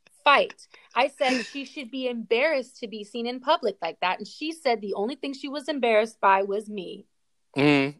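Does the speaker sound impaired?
No.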